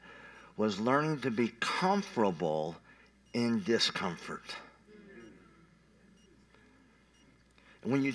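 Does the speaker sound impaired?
Yes: cleft palate; once stopped breathing.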